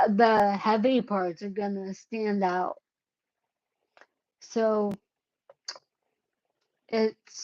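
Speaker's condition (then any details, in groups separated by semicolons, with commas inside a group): Cerebellar ataxia; caused by brain bleed, unsteady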